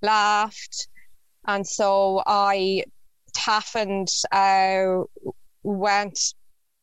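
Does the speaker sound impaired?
Yes: stutter; developmental, onset about age 3, worsened into teens, childhood speech therapy unhelpful, cause unknown; adult, lifelong, good speech day at recording, good days and bad days; stutters more when rushed or listeners rude, badly with new people, rarely with close friends, family; here prolonged sounds.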